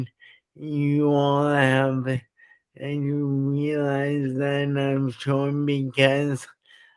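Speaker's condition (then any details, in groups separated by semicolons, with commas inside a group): Traumatic brain injury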